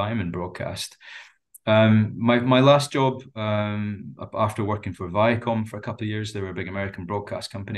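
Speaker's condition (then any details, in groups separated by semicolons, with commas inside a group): No condition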